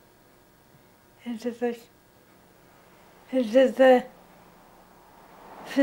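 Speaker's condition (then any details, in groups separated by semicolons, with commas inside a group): Cerebral palsy; from birth, quadriplegic, scoliosis, arthritis; scoliosis since age 15, later arthritis; severe speech impediment, hard to understand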